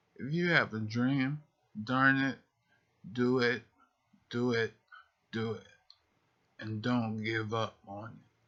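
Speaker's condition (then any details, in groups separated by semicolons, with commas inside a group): Multiple sclerosis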